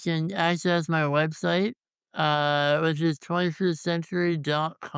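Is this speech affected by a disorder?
Yes: congenital muscular dystrophy; tracheostomy.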